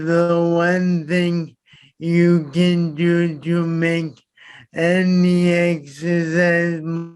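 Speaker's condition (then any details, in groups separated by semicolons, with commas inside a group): Traumatic brain injury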